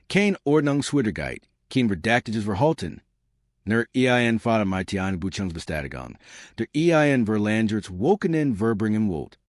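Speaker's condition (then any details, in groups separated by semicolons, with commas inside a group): No condition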